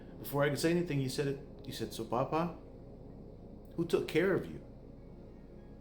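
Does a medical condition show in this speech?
No.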